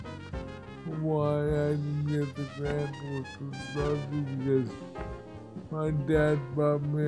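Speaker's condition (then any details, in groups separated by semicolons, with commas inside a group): Multiple sclerosis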